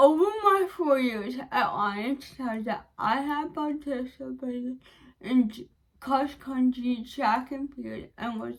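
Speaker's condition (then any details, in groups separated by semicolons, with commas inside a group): Cerebral palsy; balance, coordination and speech affected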